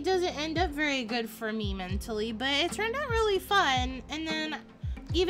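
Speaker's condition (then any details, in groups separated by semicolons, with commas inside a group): No condition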